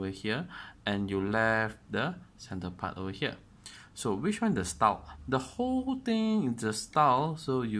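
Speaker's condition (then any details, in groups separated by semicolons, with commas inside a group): No condition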